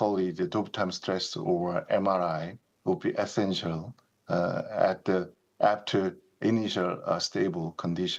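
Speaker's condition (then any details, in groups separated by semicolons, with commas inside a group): No condition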